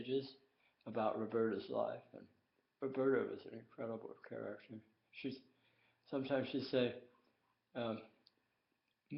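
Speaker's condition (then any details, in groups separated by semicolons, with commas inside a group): Tongue cancer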